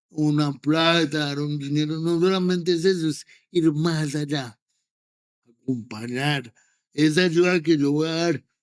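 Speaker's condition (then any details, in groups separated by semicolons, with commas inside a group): Cerebral palsy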